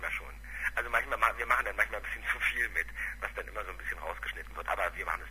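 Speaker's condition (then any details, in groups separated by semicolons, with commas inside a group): No condition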